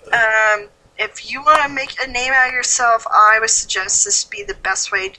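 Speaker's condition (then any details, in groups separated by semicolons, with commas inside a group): No condition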